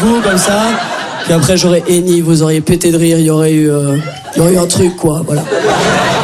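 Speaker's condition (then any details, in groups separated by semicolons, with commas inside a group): No condition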